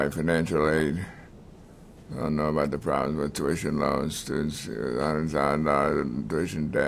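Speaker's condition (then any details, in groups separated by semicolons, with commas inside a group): Multiple sclerosis; diagnosed decades ago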